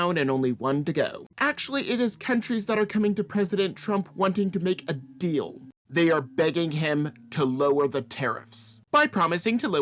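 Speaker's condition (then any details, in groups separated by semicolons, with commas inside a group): No condition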